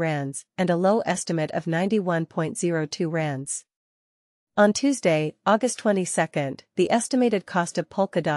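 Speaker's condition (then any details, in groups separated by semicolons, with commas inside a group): No condition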